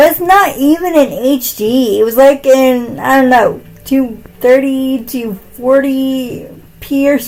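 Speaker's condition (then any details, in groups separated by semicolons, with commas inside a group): Cerebral palsy, spastic; from birth, muscle spasms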